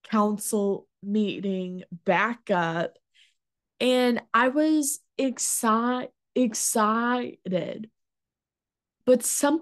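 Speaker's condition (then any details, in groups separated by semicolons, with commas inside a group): Stuttering; including blocks; more overwhelming than other stuttering, talking exhausting, fear of speaking; repeated sounds, prolonged sounds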